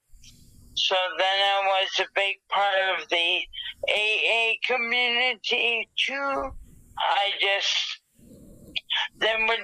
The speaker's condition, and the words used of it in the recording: Dysarthria. So the paralysis and the motor skills and the speech have all been affected.